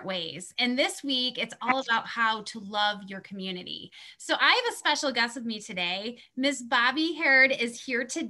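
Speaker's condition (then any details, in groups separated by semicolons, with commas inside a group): No condition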